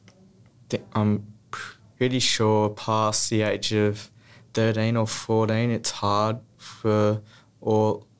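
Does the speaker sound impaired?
Yes: stutter; childhood stutter, therapy grades 1-4, smooth speech at Box Hill Clinic 2 years from 14-15; here repeated sounds, prolonged sounds.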